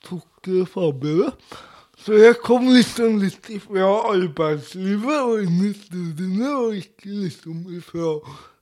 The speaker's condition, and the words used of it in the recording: Cerebral palsy. Jeg har jo opplevd veldig ofte å bli forvekslet at jeg er full.